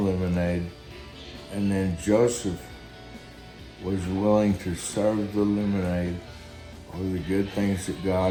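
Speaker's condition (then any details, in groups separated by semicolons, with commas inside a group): Guillain-Barré syndrome; phantom sensations in arms and legs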